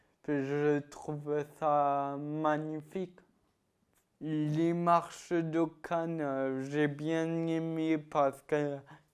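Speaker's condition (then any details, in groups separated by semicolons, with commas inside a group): Ataxia-telangiectasia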